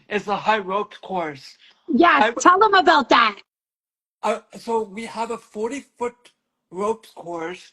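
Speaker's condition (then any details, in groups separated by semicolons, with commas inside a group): Cerebral palsy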